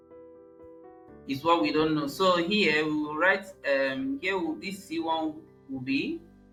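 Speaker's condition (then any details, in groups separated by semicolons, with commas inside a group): No condition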